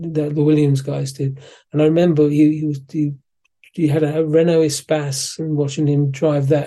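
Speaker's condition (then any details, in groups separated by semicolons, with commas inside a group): Parkinson's disease; suspected for a while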